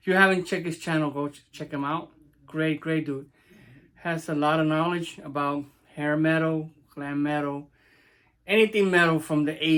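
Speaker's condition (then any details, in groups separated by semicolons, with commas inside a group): No condition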